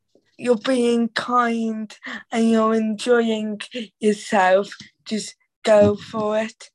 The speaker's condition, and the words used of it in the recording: Cerebral palsy. Like my cerebral palsy voice is harder to understand, but I'm also black country.